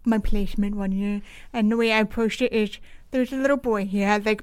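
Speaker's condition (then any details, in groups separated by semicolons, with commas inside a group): Deaf with cochlear implant, congenital; born deaf, hard to hear everyone in group work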